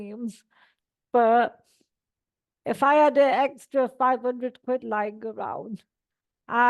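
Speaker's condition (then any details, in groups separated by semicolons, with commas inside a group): Cerebral palsy; all four limbs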